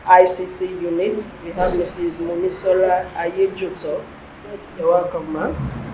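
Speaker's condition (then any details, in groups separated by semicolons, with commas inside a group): No condition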